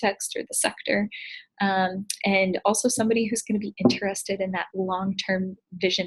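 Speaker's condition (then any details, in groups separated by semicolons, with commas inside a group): No condition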